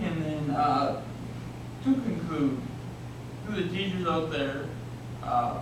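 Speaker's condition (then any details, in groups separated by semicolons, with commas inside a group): Traumatic brain injury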